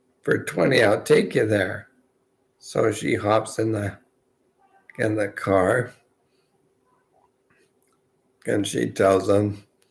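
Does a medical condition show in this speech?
Yes: multiple sclerosis.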